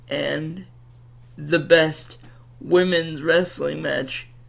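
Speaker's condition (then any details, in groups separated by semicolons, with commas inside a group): Cerebral palsy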